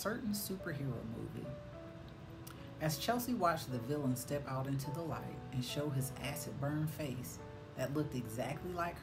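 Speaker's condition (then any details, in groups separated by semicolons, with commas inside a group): No condition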